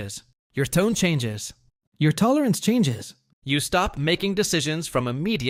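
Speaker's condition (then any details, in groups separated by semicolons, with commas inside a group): No condition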